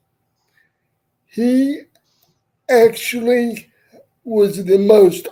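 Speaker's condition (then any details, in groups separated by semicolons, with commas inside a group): Cerebral palsy; wheelchair user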